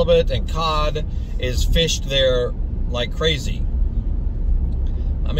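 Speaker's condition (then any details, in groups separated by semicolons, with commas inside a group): No condition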